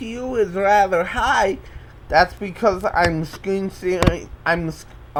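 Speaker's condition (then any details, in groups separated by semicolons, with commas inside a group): Cerebral palsy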